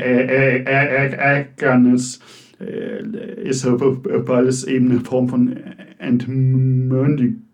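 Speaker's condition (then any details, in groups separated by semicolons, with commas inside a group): Stuttering; onset age unknown; repeated sounds, prolonged sounds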